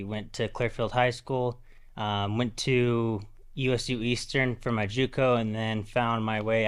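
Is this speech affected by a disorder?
No.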